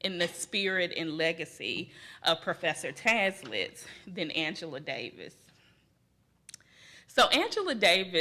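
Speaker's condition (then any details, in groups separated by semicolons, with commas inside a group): No condition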